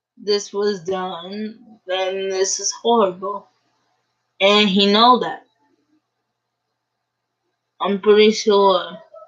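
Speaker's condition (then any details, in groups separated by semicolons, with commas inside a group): Cerebral palsy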